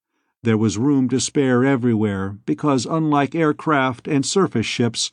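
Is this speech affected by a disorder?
No.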